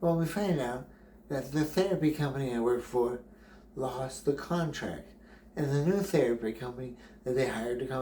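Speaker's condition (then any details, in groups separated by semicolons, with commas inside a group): Brain injury; memory greatly affected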